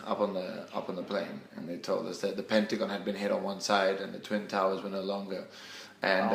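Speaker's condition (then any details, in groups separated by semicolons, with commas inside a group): No condition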